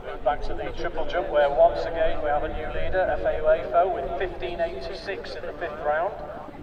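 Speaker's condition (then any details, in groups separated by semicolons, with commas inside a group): No condition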